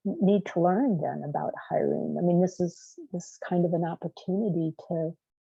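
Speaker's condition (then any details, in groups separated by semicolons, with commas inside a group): No condition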